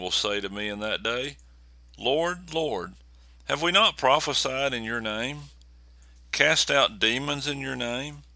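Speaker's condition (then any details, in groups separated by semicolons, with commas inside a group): No condition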